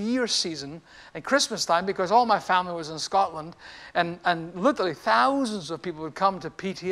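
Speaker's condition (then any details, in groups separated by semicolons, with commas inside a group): No condition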